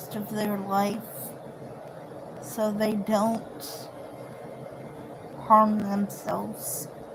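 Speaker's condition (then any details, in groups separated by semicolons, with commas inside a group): Cerebral palsy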